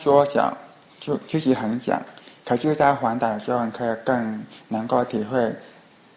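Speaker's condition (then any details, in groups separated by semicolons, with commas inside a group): Hearing impairment; gets interrupted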